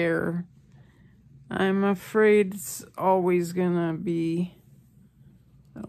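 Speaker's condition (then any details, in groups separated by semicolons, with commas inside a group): ALS; receiving hospice care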